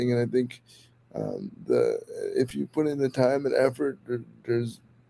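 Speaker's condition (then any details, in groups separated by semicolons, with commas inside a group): Cerebral palsy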